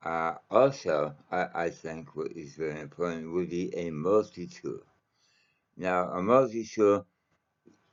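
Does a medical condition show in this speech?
Yes: mouth cancer.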